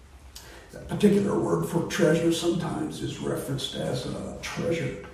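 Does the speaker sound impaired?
Yes: voice disorder; not contagious.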